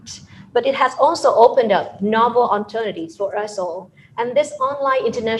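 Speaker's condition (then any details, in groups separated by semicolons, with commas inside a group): No condition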